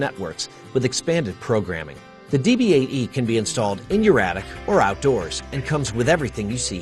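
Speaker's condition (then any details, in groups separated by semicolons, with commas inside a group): No condition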